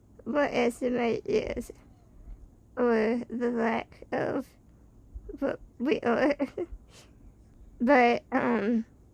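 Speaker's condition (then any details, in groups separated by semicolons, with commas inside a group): Spinal muscular atrophy type 2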